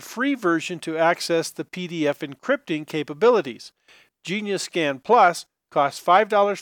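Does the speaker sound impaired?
No.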